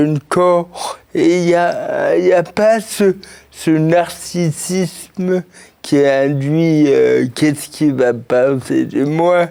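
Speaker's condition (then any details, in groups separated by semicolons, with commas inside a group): Cerebral palsy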